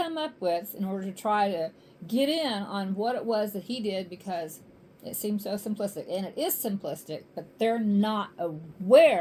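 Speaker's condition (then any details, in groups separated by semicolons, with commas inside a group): No condition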